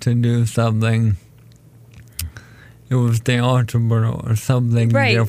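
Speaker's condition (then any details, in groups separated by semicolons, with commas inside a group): ALS; diagnosed almost 4 years ago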